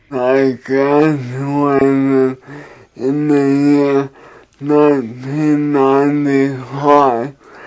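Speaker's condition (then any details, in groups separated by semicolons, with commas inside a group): Traumatic brain injury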